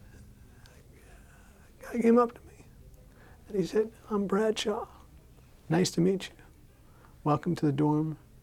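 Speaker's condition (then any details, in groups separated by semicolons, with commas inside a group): Parkinson's disease; some speech issues, ice water harms vocal cords, drinks warm water, speech therapy judged unnecessary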